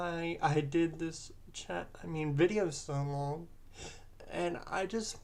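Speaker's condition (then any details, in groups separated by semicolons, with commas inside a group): Cerebral palsy; present from birth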